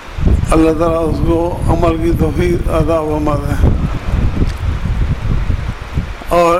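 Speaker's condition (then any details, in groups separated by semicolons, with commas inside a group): Difficulty speaking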